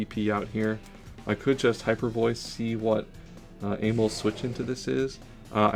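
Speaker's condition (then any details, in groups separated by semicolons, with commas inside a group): No condition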